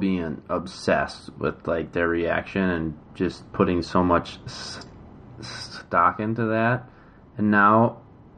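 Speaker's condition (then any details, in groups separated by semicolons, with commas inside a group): Stuttering; tightening during blocks, struggle in technical talk, can modify stutter; prolonged sounds, blocks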